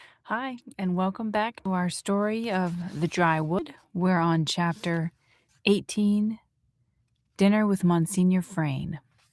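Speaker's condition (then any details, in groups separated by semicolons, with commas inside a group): No condition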